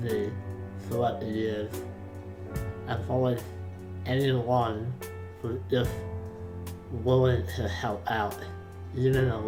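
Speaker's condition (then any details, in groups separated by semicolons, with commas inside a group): Facial palsy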